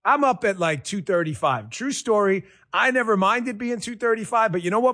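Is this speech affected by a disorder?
No.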